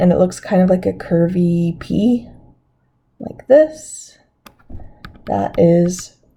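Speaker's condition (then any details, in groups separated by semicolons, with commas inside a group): No condition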